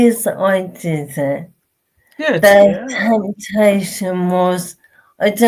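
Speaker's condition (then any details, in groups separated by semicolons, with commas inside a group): Motor neurone disease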